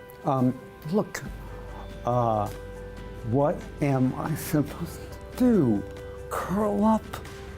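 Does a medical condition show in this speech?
Yes: voice dystonia; about 2.5 years voiceless, botulinum toxin into tongue.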